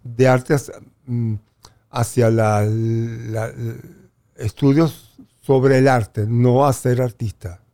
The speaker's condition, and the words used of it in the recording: Stuttering. El, tartamudo sigue siendo tartamudo toda la vida.